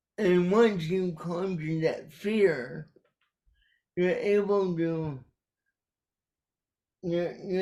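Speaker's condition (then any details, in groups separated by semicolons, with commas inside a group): Cerebral palsy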